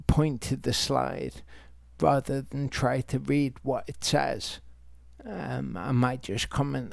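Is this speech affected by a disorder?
Yes: multiple sclerosis; progressive form, irreversible nerve damage; extremely rapid progression, no recovery periods, typing very difficult; difficulty speaking any words, no longer able to teach.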